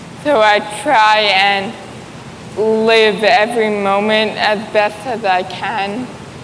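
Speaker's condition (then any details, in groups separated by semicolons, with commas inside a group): Friedreich's ataxia; age 15, diagnosed at 9, progressing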